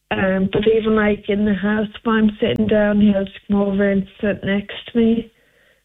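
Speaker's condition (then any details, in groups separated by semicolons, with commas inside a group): Friedreich's ataxia; progressive condition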